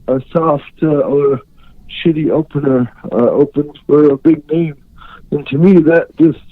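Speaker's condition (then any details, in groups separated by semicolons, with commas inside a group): Cerebral palsy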